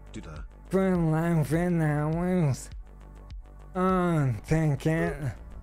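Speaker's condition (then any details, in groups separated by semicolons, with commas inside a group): ALS; stem cell treatment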